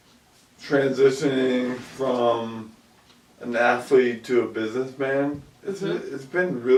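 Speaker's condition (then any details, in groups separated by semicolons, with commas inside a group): ALS; about 2 years since onset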